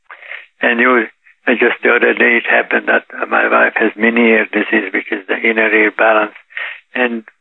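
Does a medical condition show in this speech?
Yes: Parkinson's disease; Parkinson's disease detected about 8 years ago.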